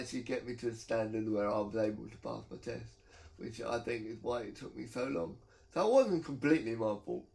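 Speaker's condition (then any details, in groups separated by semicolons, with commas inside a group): Cerebral palsy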